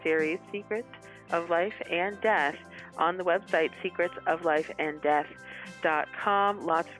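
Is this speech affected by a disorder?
No.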